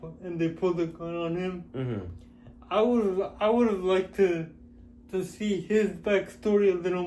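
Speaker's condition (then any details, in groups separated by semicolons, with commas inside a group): Cerebral palsy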